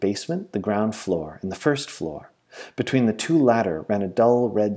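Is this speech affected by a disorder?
No.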